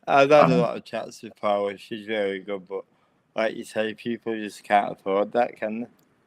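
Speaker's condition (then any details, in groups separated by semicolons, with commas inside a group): Cerebral palsy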